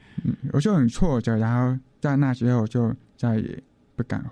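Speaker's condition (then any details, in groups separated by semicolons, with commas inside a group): Hearing impairment; wears hearing aids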